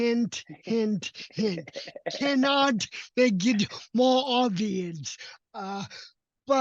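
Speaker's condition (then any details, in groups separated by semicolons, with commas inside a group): Cerebral palsy; audible in voice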